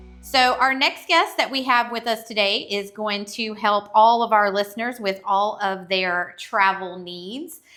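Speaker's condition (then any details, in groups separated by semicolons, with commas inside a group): No condition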